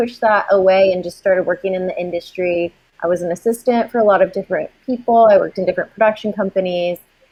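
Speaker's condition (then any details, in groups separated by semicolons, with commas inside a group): No condition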